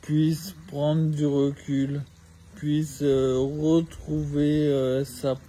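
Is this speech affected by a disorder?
Yes: ALS (maladie de Charcot).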